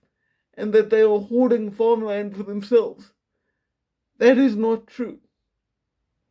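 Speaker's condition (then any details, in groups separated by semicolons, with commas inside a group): Quadriplegic cerebral palsy, severe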